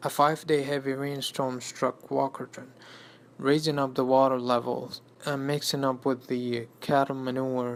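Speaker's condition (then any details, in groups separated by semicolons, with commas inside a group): No condition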